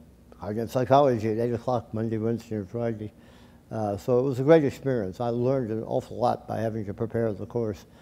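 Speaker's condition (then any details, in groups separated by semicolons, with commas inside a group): Tongue cancer surgery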